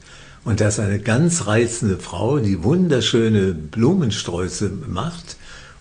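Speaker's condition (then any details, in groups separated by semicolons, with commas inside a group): Parkinson's disease; incurable, diagnosed by a psychiatrist, treated by professor Jens Volkmann in Würzburg, medication adjusts symptoms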